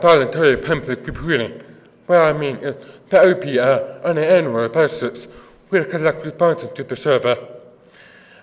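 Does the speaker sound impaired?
Yes: deafness; works with interpreters; deaf accent, offers to repeat if not understood.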